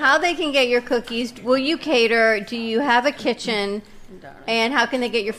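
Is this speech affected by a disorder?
No.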